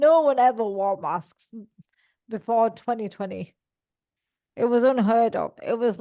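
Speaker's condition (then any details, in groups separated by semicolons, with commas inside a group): Cerebral palsy; all four limbs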